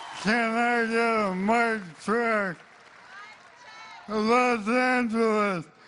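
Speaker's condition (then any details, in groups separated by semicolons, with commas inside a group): ALS; weak voice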